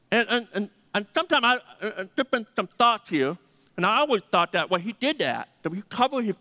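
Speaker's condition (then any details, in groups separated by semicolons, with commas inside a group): Deafness; needs names repeated several times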